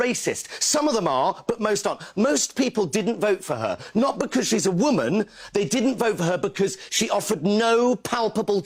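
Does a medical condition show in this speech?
No.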